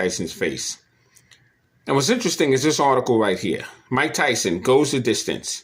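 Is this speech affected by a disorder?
No.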